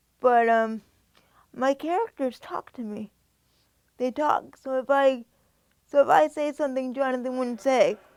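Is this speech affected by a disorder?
Yes: cerebral palsy; 23 years old, types with two fingers.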